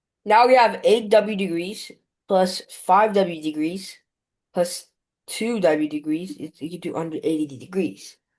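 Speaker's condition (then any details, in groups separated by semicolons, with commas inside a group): No condition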